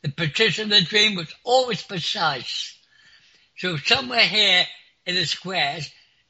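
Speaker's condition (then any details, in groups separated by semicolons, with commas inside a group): Clinically deaf; clinically deaf since school age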